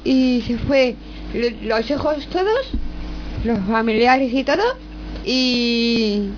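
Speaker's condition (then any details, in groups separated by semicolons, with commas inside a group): Down syndrome; reads news item aloud on live radio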